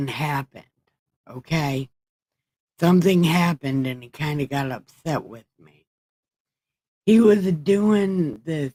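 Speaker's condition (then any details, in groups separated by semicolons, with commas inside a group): Brain injury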